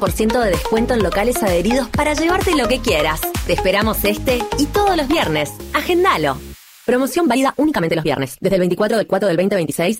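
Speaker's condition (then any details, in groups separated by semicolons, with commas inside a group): No condition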